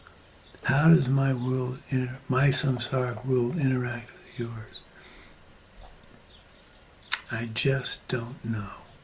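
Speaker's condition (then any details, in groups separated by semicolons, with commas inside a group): Parkinson's disease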